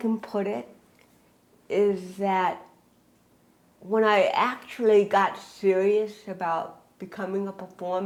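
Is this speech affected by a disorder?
Yes: cerebral palsy.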